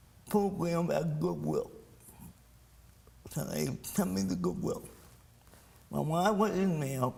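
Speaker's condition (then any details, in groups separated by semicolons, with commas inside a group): Cerebral palsy; speech impairment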